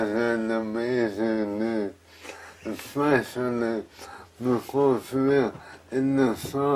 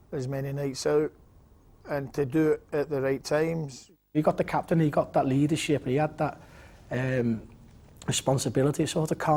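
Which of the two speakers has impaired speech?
The first: MND/ALS; progressive; since 2013; poor speech at onset, slow speech.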